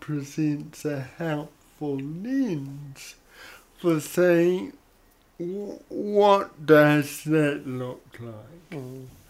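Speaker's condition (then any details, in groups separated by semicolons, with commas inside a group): Cerebral palsy; odd sort of voice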